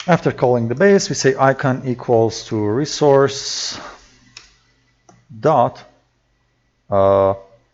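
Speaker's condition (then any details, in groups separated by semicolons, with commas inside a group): No condition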